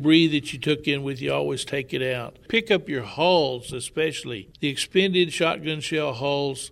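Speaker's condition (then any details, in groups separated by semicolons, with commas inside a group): No condition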